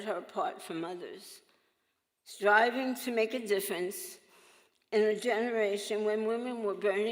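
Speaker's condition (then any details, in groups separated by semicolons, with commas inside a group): Oral cancer survivor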